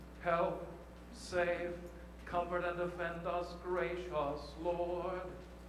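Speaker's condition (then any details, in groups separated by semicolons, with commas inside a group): No condition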